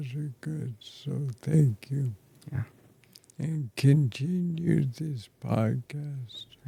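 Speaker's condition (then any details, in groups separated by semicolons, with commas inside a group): ALS; affects chest and throat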